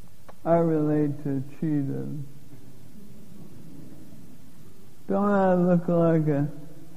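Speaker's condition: Lou Gehrig's disease; onset with loss of strength first thought due to Parkinson's, given 3 to 5 years to live

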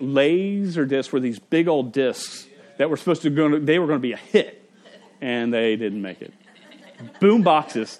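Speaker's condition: Stutter; stutter since age five, persisting through adulthood; stutters while giving a talk to parents; at times blocks and cannot say own name; prolonged sounds

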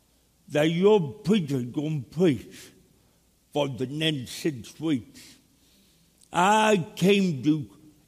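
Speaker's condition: Cerebral palsy; speech impediment

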